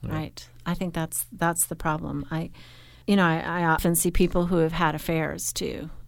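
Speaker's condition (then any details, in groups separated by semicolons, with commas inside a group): No condition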